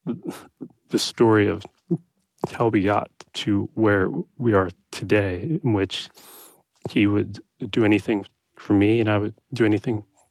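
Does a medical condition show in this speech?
Yes: stuttering; persisting into adulthood; making peace with it; halting speech, repetitions, long painful blocks on first part of words, trouble breathing during blocks; here repeated sounds.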